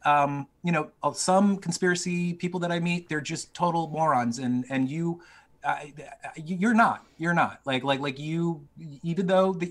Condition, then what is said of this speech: Stuttering. I do. I do stutter. It's true. Sometimes I do, and especially when I get heated.